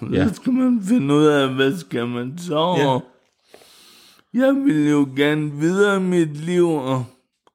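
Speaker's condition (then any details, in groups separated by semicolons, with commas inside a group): Cerebral palsy; wheelchair user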